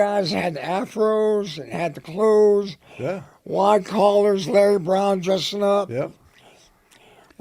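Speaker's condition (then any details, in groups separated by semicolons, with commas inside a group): Head and neck cancer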